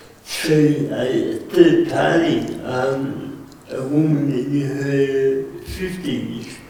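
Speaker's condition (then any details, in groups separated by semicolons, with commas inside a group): Cerebral palsy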